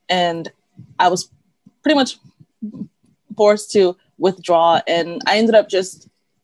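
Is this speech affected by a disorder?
Yes: stuttering; uncle and triplet siblings also stutter; frequent pauses, needs deep breaths while speaking, part-word repetitions; here blocks.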